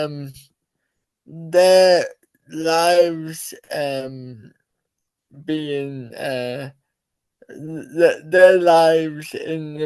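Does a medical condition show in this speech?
Yes: cerebral palsy.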